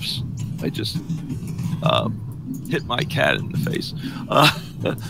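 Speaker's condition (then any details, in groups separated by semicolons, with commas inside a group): No condition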